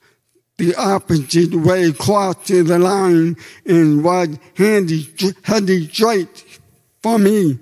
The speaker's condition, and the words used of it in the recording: Deafness. I tell you this so that you will understand that even though I am deaf, I am comfortable in speaking and using my voice.